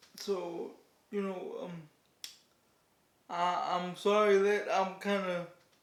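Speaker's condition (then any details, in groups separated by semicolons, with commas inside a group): Cerebral palsy; declined offered surgery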